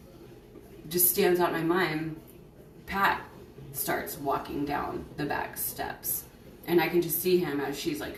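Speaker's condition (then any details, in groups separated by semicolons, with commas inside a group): No condition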